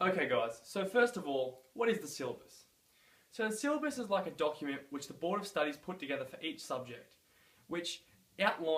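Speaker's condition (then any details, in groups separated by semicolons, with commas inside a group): No condition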